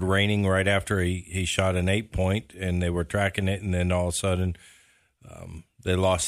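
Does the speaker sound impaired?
No.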